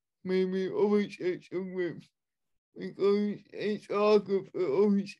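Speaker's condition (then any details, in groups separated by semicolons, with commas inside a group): Cerebral palsy, spastic and dyskinetic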